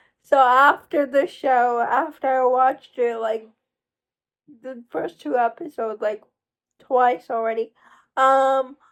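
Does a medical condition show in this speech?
Yes: cerebral palsy; uses wheelchair.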